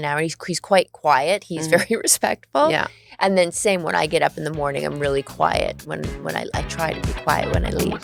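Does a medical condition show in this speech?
No.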